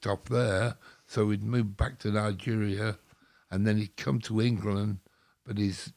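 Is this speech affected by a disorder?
Yes: stroke, mini stroke; slurring words a lot, people think drunk.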